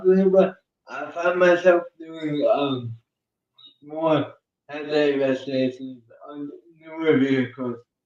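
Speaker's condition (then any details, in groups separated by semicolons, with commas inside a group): Cerebral palsy; uses one hand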